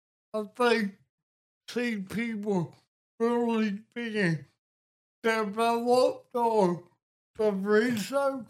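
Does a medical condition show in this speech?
Yes: cerebral palsy; cerebral palsy diagnosed at age two, balance problems; speech impediment, unaware until age twelve, did not recognise own recorded voice, listeners judge on hearing voice.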